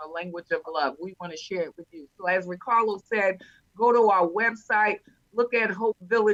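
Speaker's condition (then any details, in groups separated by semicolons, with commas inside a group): No condition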